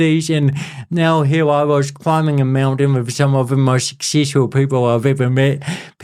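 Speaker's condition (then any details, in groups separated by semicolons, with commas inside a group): Cerebral palsy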